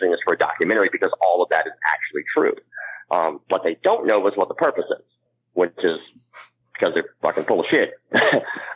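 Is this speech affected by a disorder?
Yes: cleft palate; congenital cleft palate.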